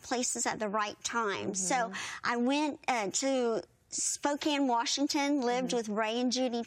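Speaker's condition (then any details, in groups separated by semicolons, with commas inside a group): Bilateral cleft lip and palate; severe form, born in Guatemala, unable to nurse as newborn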